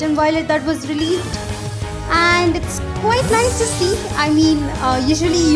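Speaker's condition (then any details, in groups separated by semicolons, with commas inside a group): No condition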